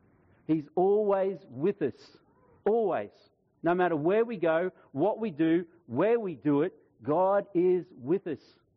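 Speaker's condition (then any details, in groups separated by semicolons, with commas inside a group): No condition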